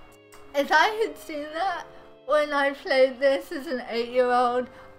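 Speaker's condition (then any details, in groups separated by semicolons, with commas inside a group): Cerebral palsy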